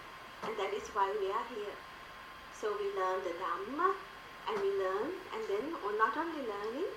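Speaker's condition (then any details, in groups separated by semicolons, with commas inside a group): No condition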